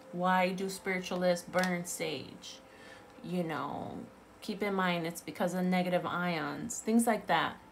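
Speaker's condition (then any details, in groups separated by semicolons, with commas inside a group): No condition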